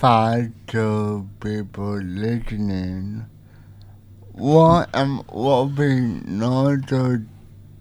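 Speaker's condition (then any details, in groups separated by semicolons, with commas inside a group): Cerebral palsy; uses light writer communication device; interview partly own voice, partly typed audio on light writer device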